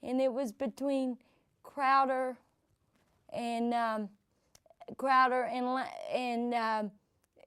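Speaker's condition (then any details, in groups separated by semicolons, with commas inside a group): Cerebral palsy; present from birth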